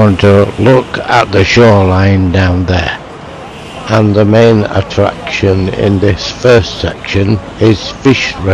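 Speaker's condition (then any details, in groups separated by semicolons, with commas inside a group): Motor neuron disease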